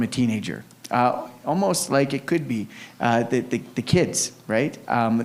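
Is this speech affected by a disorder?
No.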